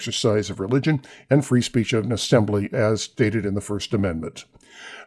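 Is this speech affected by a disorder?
No.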